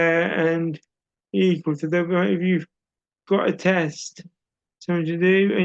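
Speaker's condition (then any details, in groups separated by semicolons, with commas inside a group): Cerebral palsy; from birth, uses wheelchair; audible speech impairment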